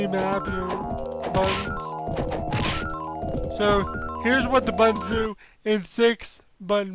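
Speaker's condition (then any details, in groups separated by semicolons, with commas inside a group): Cerebral palsy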